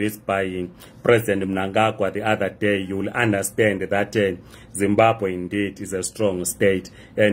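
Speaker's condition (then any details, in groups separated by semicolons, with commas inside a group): No condition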